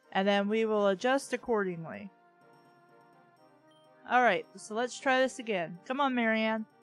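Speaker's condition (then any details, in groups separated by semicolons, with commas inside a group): No condition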